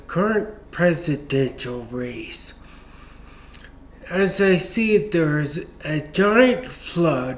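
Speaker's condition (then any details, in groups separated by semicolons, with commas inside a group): Traumatic brain injury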